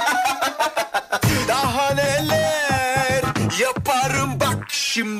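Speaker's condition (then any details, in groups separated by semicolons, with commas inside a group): No condition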